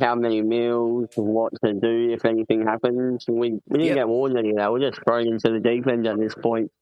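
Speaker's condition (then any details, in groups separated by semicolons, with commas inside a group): Cleft palate; congenital, upper lip joined to nose at birth, required a lot of care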